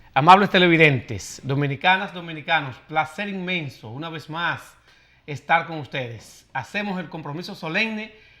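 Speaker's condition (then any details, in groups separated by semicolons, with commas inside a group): No condition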